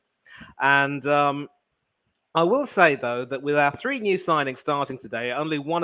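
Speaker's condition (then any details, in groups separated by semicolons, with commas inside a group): No condition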